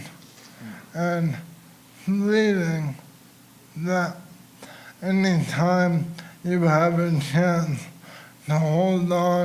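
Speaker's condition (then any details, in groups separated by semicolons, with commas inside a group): ALS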